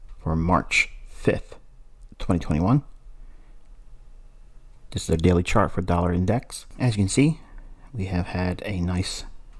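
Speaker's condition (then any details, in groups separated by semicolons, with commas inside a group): No condition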